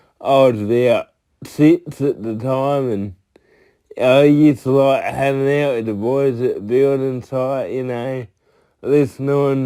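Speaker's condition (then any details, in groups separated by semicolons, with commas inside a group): Cerebral palsy; from birth, tight muscles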